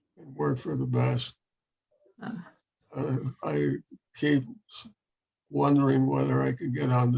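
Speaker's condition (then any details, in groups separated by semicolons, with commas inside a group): Parkinson's; long walks cause great distress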